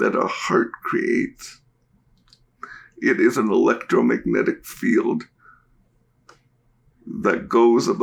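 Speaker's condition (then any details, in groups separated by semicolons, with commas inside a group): Cerebral palsy; diagnosed at birth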